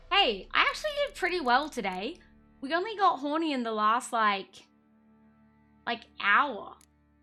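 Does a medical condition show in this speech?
No.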